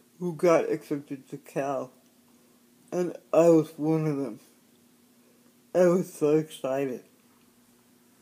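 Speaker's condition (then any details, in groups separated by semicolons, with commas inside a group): Cerebral palsy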